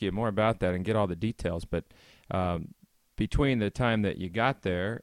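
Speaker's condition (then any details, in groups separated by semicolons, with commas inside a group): No condition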